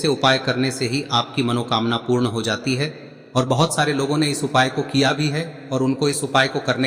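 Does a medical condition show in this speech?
No.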